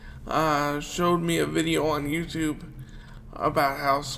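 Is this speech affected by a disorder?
Yes: cerebral palsy; wheelchair user.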